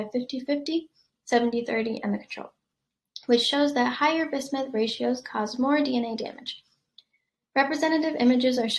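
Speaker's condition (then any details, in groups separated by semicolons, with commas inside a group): No condition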